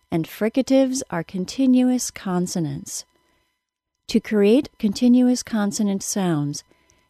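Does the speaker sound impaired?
No.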